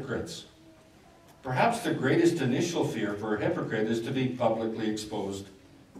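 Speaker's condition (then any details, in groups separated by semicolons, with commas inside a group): No condition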